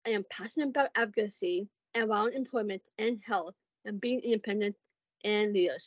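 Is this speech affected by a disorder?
Yes: Down syndrome.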